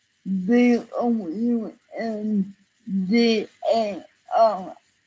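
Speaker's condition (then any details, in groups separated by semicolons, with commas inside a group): Cerebral palsy; present from birth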